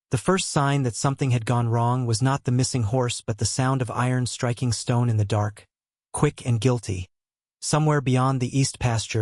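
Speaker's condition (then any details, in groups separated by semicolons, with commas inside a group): No condition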